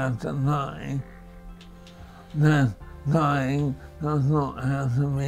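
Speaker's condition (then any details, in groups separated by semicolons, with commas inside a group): Primary lateral sclerosis (MND), PLS; rarest motor neuron disease form, very slow progressing; symptoms began 14 years ago; voice affected early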